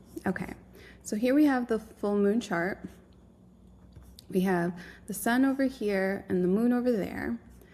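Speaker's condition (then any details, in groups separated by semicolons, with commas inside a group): No condition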